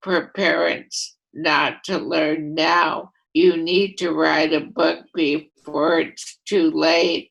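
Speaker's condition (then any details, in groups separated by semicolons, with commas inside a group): Primary lateral sclerosis; voice affected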